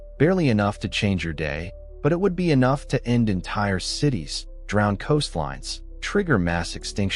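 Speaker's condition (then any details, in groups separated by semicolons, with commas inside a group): No condition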